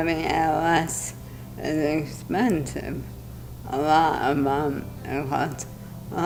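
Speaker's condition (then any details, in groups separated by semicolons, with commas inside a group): ALS; 57 years old, adjustable bed, no power wheelchair; breathing machine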